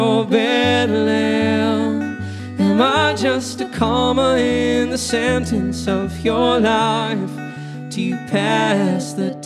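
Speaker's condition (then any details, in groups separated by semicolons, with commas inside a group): No condition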